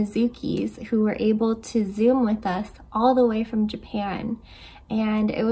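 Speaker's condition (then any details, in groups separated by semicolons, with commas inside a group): No condition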